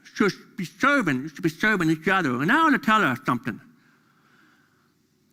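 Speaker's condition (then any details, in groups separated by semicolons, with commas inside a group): Deafness; deaf during school years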